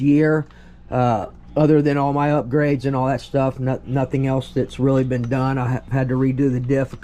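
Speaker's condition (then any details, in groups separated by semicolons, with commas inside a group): No condition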